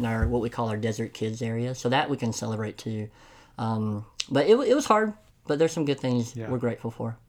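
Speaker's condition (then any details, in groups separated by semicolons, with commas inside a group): Cleft lip and palate; self-described enunciation not always good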